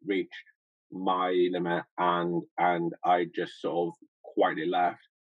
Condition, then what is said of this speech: Stuttering. So, granted, I've gotten a lot better with how I speak, and how I actually get all of my sentences out without actually stuttering.